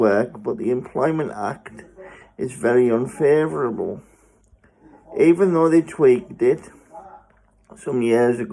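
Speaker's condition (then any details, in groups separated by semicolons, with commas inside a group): Spastic cerebral palsy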